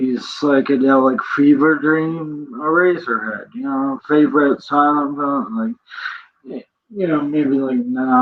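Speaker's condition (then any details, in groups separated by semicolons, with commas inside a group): Cerebral palsy; present from birth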